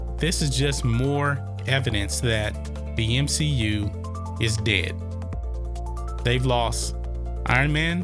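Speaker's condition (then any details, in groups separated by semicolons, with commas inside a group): No condition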